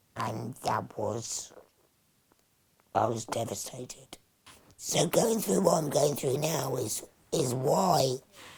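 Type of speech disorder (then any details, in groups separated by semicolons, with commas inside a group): Speech with a voice prosthesis; laryngectomy for throat cancer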